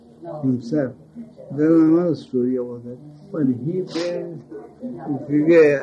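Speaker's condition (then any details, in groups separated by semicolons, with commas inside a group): Speech loss after head injury; unconscious after accident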